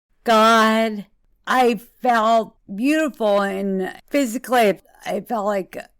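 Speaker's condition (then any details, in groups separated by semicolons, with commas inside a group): Multiple sclerosis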